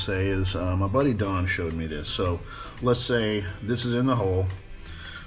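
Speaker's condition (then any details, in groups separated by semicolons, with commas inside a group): No condition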